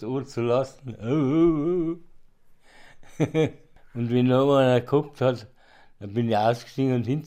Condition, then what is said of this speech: Parkinson's disease. Ich noch normal machen, aber langsamer. Wie zum Beispiel reden.